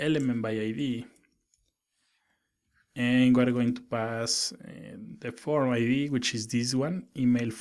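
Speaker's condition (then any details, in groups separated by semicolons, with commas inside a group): No condition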